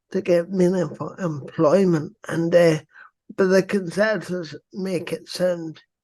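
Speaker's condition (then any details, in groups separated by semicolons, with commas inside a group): Cerebral palsy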